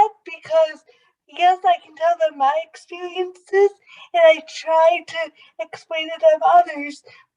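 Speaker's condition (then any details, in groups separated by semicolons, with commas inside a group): Cerebral palsy; able to speak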